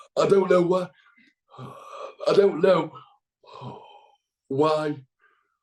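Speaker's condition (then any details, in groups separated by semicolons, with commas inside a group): Cerebral palsy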